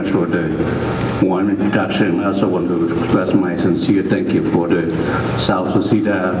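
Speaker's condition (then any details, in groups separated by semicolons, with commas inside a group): No condition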